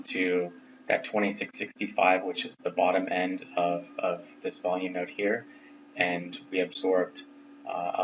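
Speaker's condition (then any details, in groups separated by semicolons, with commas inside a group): No condition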